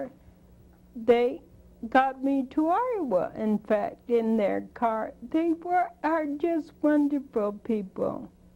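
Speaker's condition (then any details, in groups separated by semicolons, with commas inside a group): Spinocerebellar degeneration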